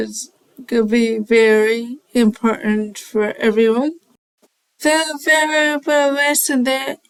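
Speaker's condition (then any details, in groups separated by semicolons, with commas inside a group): Cerebral palsy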